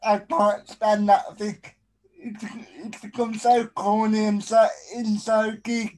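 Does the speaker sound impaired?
Yes: spastic quadriplegic cerebral palsy; able to communicate, stutters a lot, worse when distracted by several things.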